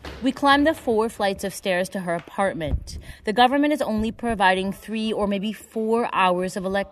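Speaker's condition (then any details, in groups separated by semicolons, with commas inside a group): No condition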